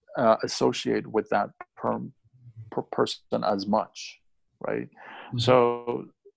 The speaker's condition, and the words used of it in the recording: Stuttering. But I do still stutter a little bit, but I notice that I don't actually stutter as much.